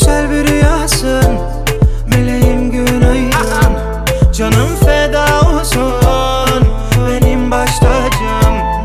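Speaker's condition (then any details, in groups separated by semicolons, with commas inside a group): No condition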